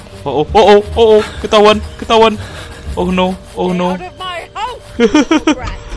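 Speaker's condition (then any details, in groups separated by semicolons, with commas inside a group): No condition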